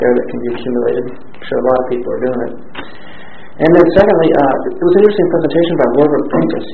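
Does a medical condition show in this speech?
No.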